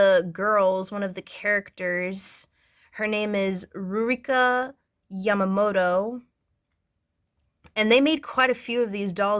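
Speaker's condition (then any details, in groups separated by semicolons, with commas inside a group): No condition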